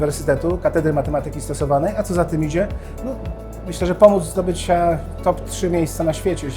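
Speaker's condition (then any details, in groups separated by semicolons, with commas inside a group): No condition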